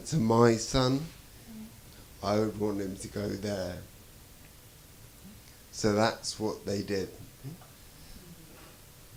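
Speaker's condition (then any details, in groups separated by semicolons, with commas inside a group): Traumatic brain injury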